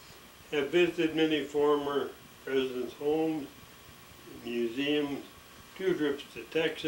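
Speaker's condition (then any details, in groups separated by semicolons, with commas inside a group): ALS; expects swallowing and breathing trouble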